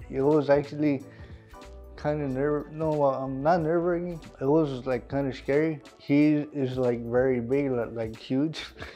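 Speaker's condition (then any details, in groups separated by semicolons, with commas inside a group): Cerebral palsy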